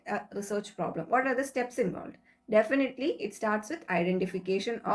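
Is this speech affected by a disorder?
No.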